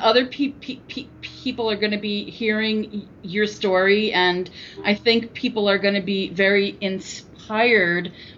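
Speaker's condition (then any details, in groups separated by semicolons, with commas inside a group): Stuttering; stuttering since age 5, persisting into adulthood; still stuttering as adult; formerly avoided speaking situations, speechless at first self-help group meeting, said name and stutter by fourth or fifth; repeated sounds, prolonged sounds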